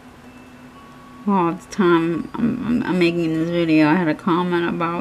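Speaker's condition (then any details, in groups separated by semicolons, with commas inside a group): Cerebral palsy; hands affected, shaking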